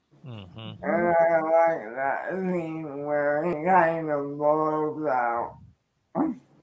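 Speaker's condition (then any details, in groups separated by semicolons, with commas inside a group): Cerebral palsy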